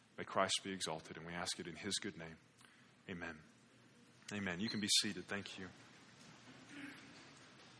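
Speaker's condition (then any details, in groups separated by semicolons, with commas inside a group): No condition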